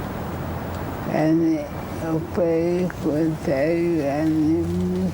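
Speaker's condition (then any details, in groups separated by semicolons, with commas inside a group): ALS; practically unable to walk; practically unable to speak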